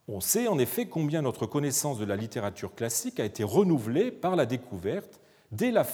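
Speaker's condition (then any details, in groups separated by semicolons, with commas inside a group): No condition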